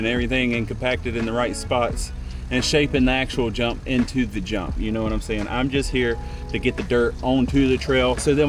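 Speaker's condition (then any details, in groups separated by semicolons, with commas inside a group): No condition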